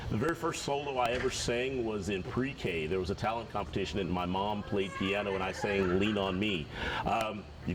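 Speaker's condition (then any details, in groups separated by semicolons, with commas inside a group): No condition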